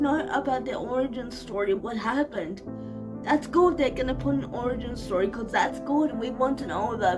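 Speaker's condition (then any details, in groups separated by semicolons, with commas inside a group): Cerebral palsy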